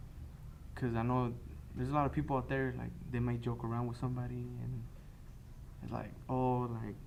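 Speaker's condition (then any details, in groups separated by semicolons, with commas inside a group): No condition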